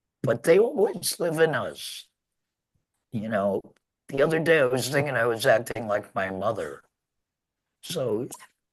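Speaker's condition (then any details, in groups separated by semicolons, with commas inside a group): Laryngectomy; lost natural voice, talking hard, strains voice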